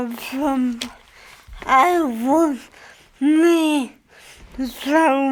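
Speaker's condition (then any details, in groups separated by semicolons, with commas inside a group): Cerebral palsy; from birth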